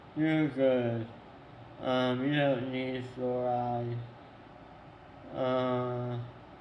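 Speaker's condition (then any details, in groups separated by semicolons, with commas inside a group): Tongue cancer surgery; stage 3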